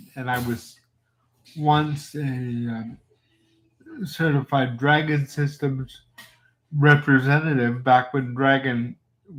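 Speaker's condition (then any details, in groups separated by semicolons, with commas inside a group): Cerebral palsy; reliable voice, uses voice control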